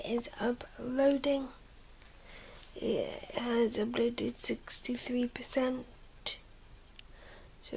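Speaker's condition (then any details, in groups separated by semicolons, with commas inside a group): Cerebral palsy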